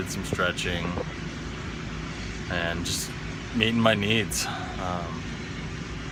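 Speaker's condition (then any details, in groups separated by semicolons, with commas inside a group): No condition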